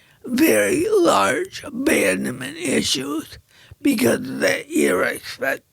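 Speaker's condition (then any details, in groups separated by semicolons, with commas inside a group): Cerebral palsy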